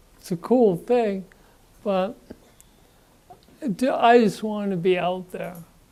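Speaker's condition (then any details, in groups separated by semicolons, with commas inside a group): Parkinson's disease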